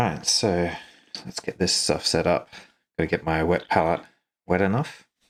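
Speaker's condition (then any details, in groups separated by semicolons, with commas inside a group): No condition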